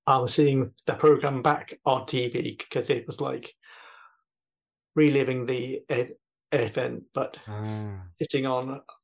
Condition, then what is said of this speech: Stuttering. I talk with a stammer, and that's fine.